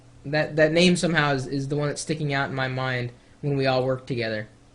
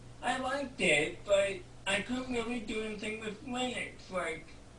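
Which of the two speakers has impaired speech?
The second: cerebral palsy.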